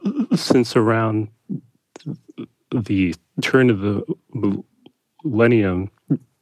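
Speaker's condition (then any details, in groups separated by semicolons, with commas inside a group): Stuttering; neurological stuttering since childhood; repetitions, long painful blocks on first part of words, trouble breathing during blocks; blocks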